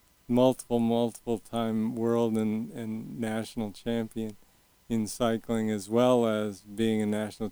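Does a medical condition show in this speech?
Yes: early onset Parkinson's; young onset Parkinson's, onset around age 40, Medtronic deep brain stimulation implant, two 3-inch brain probes; DBS surgery at Stanford three years ago, constant current stimulation, symptom management phenomenal.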